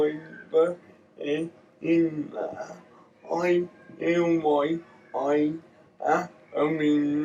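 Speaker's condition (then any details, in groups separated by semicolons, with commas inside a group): Cerebral palsy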